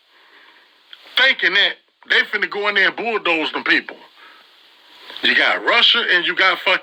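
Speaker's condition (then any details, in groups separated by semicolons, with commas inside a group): No condition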